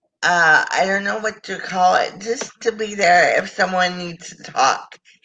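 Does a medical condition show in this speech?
Yes: cerebral palsy.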